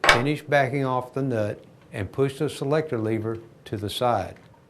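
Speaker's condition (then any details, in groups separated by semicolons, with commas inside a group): No condition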